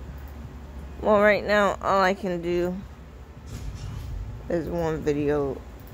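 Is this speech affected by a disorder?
Yes: cerebral palsy.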